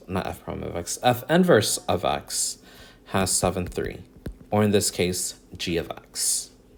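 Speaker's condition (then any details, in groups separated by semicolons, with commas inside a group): No condition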